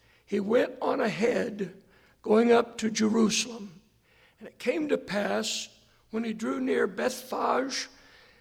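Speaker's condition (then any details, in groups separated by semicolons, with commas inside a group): Hoarseness after vocal cord surgery; hoarse voice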